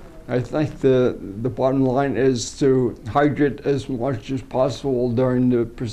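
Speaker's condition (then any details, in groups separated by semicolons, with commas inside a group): Multiple system atrophy; first diagnosed as cerebellar ataxia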